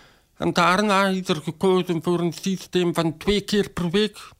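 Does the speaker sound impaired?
Yes: deafness, acquired, bacterial meningitis; born hearing, deaf since age 3.5 from bacterial meningitis, never cochlear implant, sign language learned in twenties; age 45, near-total silence, uses Flemish sign language and interpreters, identifies as deaf; speech therapy in childhood, can speak, formerly relied on lip-reading, now uses sign language interpreter.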